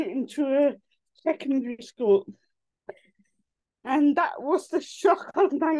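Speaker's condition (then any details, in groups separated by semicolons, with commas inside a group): Cerebral palsy; from birth, affects limbs and neck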